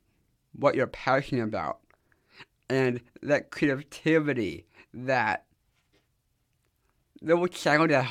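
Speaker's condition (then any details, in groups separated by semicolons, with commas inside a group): Down syndrome; able to do public speaking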